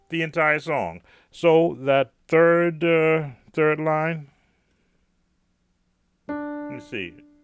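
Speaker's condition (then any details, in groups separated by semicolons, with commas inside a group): No condition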